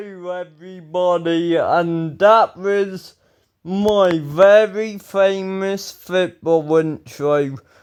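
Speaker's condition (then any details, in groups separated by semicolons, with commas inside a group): Ataxia; speech recently worse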